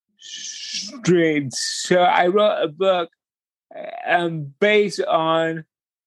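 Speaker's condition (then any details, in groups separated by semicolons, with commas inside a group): Cerebral palsy; talks slower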